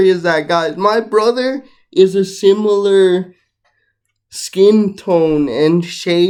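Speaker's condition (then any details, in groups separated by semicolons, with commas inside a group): Ataxic cerebral palsy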